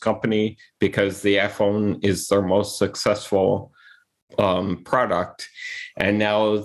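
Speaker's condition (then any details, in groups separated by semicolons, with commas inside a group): No condition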